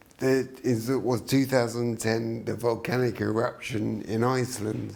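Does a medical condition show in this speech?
Yes: traumatic brain injury.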